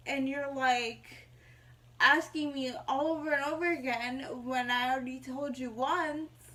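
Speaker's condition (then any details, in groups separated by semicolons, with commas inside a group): Mild cerebral palsy; mild, walks without aids, had surgery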